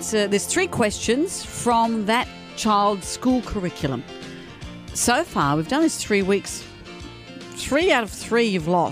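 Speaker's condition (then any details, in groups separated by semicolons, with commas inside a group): No condition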